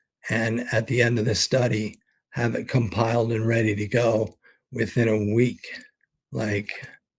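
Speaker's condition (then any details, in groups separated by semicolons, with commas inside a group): ALS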